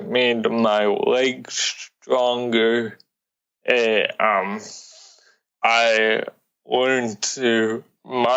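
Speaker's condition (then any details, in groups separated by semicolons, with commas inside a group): Cerebral palsy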